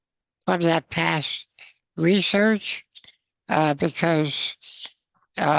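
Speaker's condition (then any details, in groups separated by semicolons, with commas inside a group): Spinal muscular atrophy; congenital, progressive weakness, never walked, wheelchair; slowly progressive, about sixty years, some strength lost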